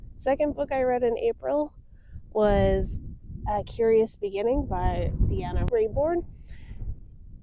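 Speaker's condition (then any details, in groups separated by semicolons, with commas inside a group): No condition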